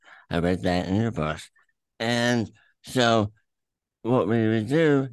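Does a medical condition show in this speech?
Yes: throat cancer, tumor through tongue, attached to epiglottis; throat cancer three times, radiation with molded mask, chemo, checkups at Erlanger Medical Center Chattanooga; voice affected by cancer, eating issues from tongue tumor, still talks at length.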